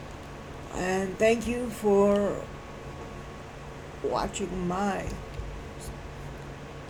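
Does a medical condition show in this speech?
Yes: cerebral palsy.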